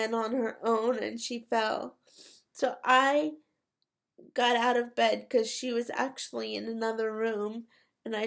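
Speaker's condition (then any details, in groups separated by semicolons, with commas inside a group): Cerebral palsy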